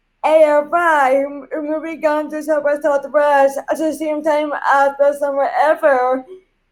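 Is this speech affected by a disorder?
Yes: cerebral palsy.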